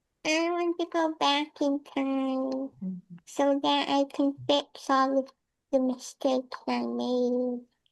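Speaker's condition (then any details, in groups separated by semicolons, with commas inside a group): SMA type 1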